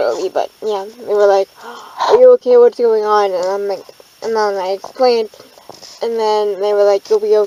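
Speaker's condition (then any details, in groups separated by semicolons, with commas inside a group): Cerebral palsy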